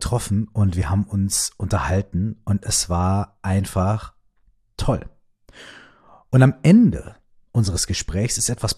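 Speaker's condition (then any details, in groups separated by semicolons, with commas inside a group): No condition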